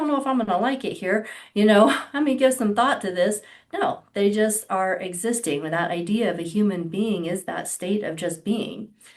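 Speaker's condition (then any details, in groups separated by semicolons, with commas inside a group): No condition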